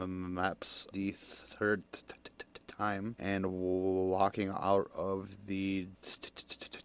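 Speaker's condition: Stutter; stutter since childhood, at least age 8, physically bullied for it; still stutters, public speaking and live energy healing sessions still hard, some days easier; no stutter when drunk from age 13, or high on stimulants after 24 hours awake; repeated sounds, prolonged sounds

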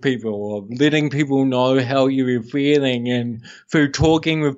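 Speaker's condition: Cerebral palsy; congenital, brief oxygen loss to brain, daily hospital speech therapy and physiotherapy for first seven years; age 33, fully walking and fully speaking; walking and talking predicted as biggest challenges, now fully speaking

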